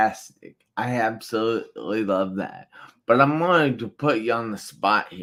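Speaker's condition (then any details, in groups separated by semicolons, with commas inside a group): Traumatic brain injury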